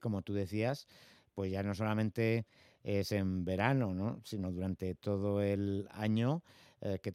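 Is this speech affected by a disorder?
No.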